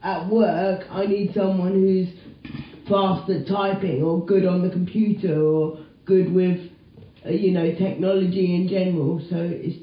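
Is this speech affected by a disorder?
Yes: cerebral palsy quadriplegia; full-time electric wheelchair user, writing and reading physically difficult, dyslexia, needs one-to-one admin support.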